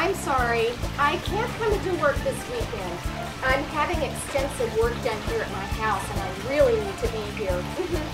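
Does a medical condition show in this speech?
No.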